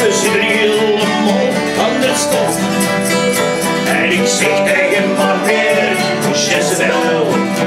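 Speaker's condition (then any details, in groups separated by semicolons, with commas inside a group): No condition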